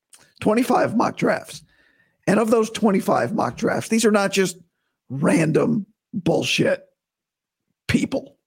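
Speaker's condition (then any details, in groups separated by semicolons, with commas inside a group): Vocal cord surgery recovery; not yet back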